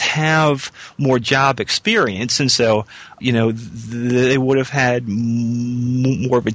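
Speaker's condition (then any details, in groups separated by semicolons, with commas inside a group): Stuttering; person who stutters, most anxiety tied to stuttering; stuttered openly rather than hiding in past phone-heavy job, talked openly about stuttering; prolonged sounds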